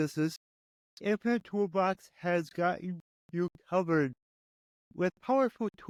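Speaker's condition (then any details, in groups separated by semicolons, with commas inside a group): Cerebral palsy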